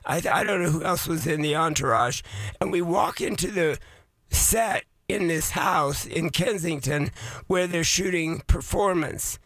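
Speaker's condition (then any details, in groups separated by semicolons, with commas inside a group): Voice changed after vocal cord surgery; may sound less clear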